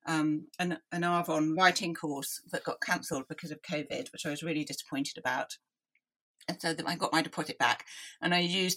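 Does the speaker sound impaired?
Yes: deafness; analog hearing aids in childhood.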